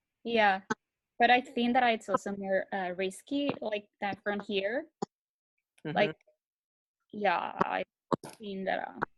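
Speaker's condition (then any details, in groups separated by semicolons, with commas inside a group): No condition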